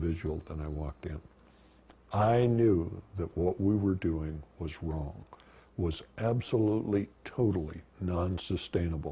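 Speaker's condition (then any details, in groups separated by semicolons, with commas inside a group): No condition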